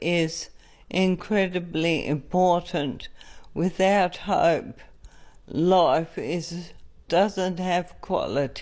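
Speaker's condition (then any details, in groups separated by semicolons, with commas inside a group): MND; progressive, no cure, body deteriorated, complete loss of independence, can no longer do former activities; receiving treatment in Brisbane and taking part in research; speech deteriorated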